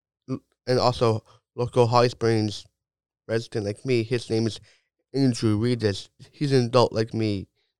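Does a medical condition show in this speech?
Yes: Down syndrome; diagnosis explained by parents in first grade, loose ligaments, low muscle tone; self-described natural gift in talking, loves talking to crowds, public speaker, gave TED talk.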